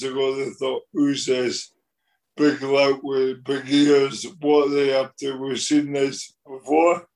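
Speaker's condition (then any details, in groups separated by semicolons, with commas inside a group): Motor neurone disease; progressive, notably worse than a couple of years ago; hands and arms sometimes not working, bad fall about 4 months ago hitting badly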